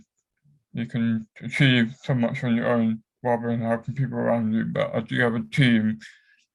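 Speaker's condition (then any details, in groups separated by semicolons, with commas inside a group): Cerebral palsy; affects whole body; cramps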